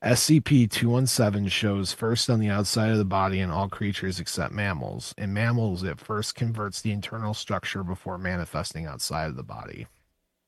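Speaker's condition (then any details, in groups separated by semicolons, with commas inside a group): No condition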